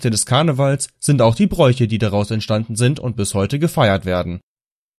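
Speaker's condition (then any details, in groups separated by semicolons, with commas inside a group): No condition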